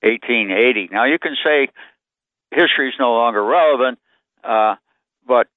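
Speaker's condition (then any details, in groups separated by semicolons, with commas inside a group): No condition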